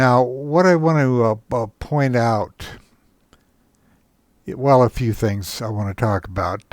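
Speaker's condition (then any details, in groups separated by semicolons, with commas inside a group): No condition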